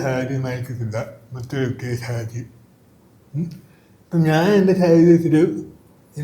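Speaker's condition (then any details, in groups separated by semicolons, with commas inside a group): Cerebral palsy; from birth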